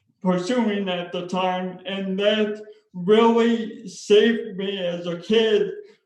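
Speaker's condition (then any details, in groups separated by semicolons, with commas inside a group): Spastic cerebral palsy; speech impairment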